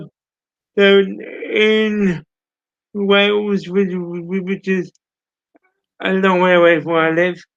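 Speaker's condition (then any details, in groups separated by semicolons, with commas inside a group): Cerebral palsy; speech impairment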